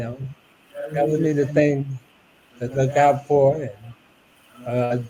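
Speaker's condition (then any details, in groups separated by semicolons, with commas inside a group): ALS; about eight years since diagnosis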